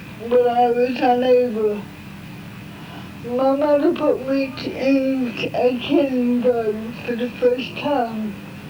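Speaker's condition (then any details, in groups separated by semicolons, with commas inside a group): Cerebral palsy; halting voice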